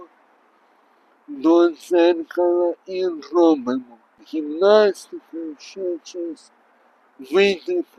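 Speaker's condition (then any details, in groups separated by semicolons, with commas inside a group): Traumatic brain injury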